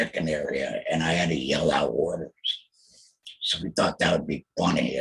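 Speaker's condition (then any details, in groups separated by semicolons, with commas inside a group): Total laryngectomy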